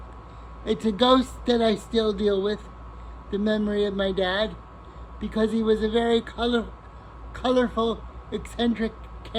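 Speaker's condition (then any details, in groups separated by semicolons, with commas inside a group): Cerebral palsy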